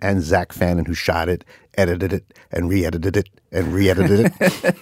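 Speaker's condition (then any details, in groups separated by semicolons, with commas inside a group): No condition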